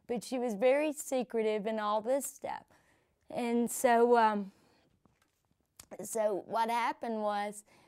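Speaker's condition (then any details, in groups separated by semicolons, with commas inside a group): Cerebral palsy; from birth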